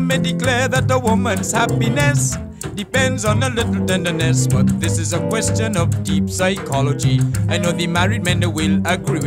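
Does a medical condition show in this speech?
No.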